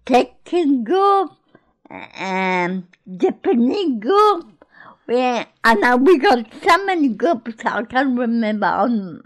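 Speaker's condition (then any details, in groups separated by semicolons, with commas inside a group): Cerebral palsy; born in Greece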